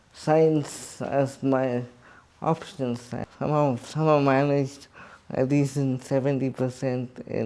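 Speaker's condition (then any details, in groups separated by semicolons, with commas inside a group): Cerebral palsy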